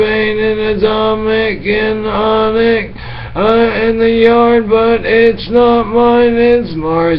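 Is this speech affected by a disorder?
Yes: traumatic brain injury.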